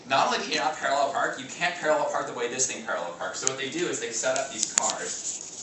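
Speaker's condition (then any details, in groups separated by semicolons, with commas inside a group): No condition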